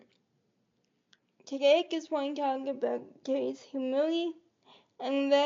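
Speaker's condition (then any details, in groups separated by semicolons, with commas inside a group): Cerebral palsy; quadriplegic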